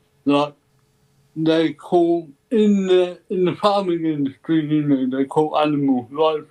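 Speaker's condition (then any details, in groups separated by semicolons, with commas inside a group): Cerebral palsy; ataxic type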